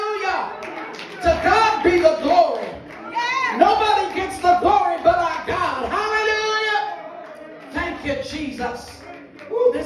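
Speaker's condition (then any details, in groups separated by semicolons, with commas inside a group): No condition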